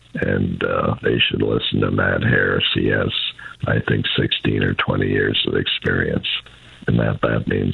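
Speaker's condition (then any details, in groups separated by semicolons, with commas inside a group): Throat cancer; fifth bout of cancer; recovered, ongoing throat trouble, low energy; voice affected by throat cancer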